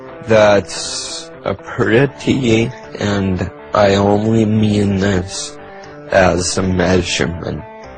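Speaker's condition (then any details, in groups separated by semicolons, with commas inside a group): Multiple sclerosis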